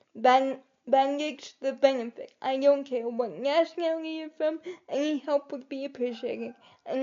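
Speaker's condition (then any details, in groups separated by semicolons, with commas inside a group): Cerebral palsy; able to articulate and speak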